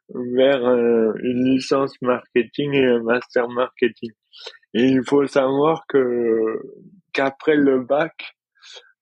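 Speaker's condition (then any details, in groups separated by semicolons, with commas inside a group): Dystonia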